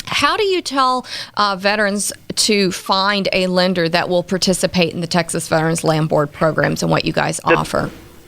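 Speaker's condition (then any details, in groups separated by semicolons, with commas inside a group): No condition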